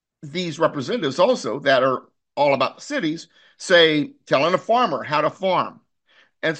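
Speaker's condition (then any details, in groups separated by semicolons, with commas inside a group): No condition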